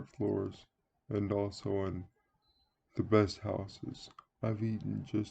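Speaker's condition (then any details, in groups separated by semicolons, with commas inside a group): Cerebral palsy; speaks relatively well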